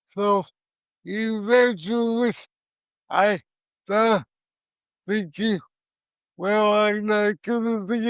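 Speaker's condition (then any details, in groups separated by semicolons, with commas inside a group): Cerebral palsy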